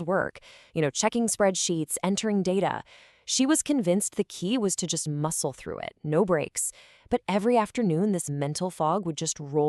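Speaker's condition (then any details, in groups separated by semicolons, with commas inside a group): No condition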